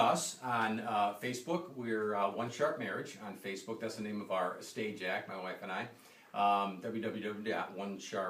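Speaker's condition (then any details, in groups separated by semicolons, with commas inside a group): No condition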